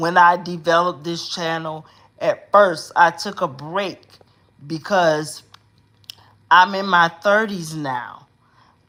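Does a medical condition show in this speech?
Yes: cerebral palsy.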